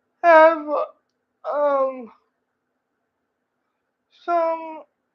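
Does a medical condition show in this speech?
Yes: cerebral palsy.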